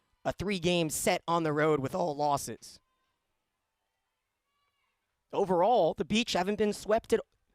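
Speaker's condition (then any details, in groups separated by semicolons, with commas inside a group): No condition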